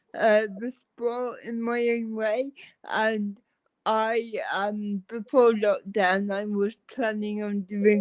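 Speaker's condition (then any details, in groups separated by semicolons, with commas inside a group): Cerebral palsy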